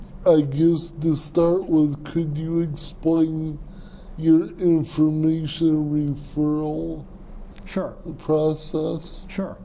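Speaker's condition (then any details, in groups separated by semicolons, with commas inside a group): Cerebral palsy; present from birth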